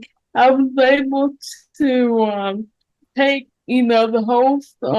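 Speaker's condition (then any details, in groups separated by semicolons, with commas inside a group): Cerebral palsy; speech most affected area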